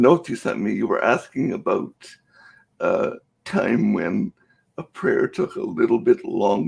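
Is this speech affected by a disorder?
Yes: cerebral palsy.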